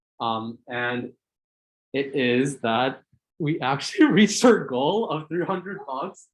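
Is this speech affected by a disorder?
No.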